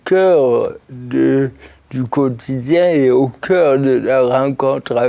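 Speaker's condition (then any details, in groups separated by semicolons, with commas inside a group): Cerebral palsy; since birth, birth injury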